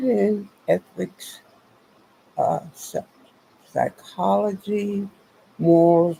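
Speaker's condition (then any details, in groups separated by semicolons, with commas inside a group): Spinal neurosarcoidosis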